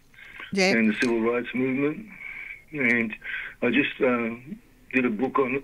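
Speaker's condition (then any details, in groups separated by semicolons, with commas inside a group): Parkinson's disease; diagnosed 2019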